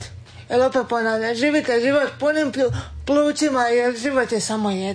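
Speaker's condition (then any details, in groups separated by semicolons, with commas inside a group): Cerebral palsy; does exercises at home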